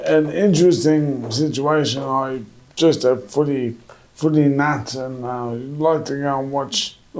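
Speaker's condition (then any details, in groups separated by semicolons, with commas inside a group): MND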